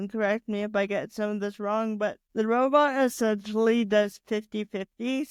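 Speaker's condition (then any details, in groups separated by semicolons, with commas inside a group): Cerebral palsy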